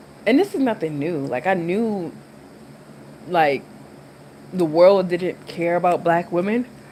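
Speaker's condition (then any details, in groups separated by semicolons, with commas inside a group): No condition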